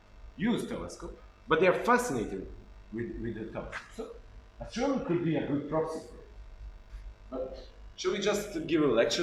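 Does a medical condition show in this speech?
No.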